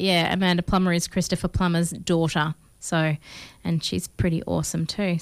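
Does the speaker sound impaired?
No.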